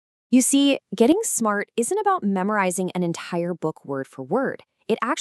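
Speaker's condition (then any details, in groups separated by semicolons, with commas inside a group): No condition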